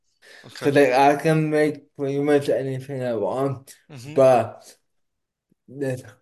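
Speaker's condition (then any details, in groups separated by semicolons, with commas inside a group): Cerebral palsy; physical therapy when younger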